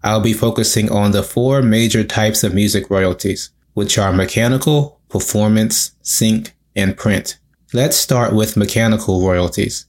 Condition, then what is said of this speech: No condition.